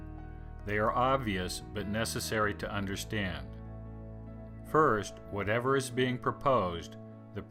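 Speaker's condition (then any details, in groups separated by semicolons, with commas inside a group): No condition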